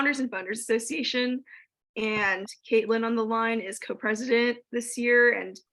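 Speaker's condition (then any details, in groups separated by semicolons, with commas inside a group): No condition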